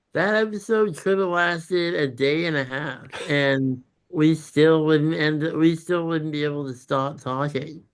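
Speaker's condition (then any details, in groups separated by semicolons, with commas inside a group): Congenital muscular dystrophy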